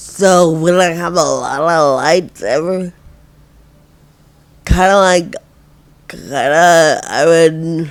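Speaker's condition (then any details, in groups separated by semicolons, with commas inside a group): Friedreich ataxia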